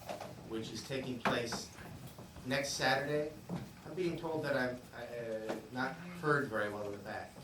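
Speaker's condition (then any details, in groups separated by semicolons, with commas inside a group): No condition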